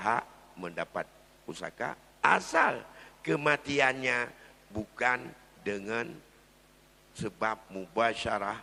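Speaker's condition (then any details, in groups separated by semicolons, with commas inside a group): No condition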